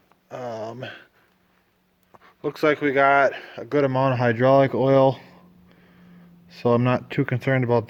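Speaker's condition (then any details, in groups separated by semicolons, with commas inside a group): No condition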